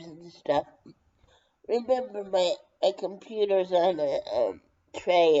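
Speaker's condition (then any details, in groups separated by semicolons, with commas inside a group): Brain injury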